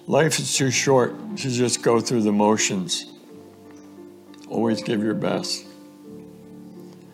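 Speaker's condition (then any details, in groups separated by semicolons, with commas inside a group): ALS; about two years since diagnosis, recorded acceptance speech played at hall of fame banquet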